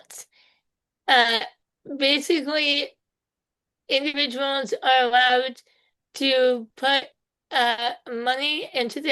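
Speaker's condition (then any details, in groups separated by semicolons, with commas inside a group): Spinal muscular atrophy type two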